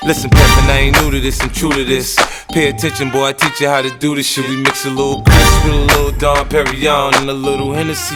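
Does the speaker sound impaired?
No.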